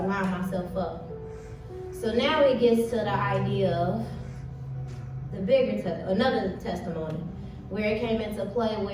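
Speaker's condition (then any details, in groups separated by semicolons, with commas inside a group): No condition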